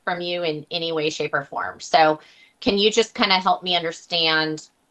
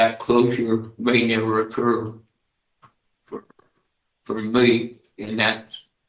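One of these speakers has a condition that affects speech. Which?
The second: Parkinson's disease; medication controls tremors, working less well this morning.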